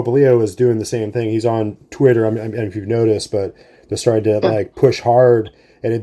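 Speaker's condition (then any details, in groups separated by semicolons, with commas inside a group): No condition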